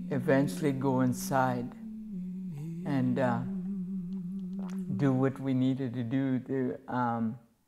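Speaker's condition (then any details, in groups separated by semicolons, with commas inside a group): Cerebral palsy; present from birth, late diagnosis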